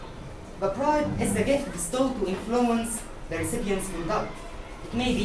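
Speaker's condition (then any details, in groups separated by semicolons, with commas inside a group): No condition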